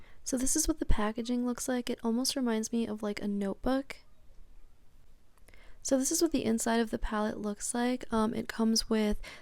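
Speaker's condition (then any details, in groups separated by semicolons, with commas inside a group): No condition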